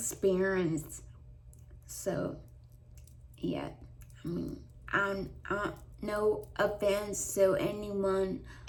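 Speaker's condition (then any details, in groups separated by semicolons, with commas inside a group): Traumatic brain injury; almost 10 years post injury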